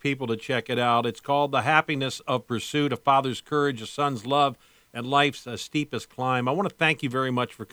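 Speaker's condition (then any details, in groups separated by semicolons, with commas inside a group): No condition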